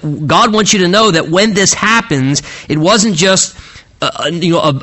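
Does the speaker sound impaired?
No.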